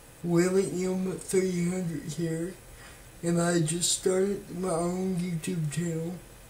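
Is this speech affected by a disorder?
Yes: cerebral palsy.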